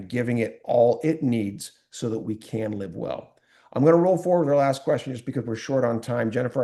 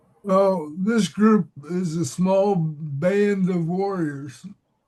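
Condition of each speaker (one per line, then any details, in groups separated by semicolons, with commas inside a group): No condition
Parkinson's disease; 14 years since diagnosis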